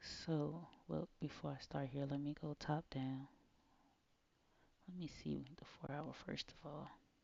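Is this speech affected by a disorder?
No.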